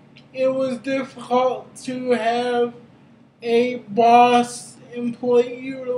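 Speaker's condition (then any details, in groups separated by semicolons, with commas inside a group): Cerebral palsy; brain injury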